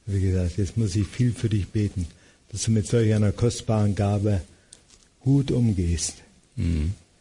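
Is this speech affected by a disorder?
Yes: Parkinson's disease; diagnosed at age 57.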